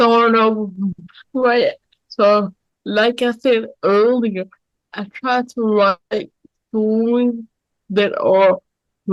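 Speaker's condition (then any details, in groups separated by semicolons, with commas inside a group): Cerebral palsy; speech most affected area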